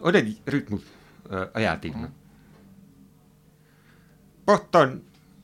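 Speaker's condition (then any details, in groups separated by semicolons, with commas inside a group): Hearing impairment; hard of hearing, wears hearing aids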